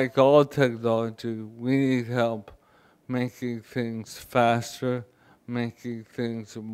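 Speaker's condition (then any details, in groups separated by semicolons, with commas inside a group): ALS, speech-generating device; wheelchair user; diagnosed 1.5 years ago, still speaking with own voice; voice banked for synthetic voice, expects voice loss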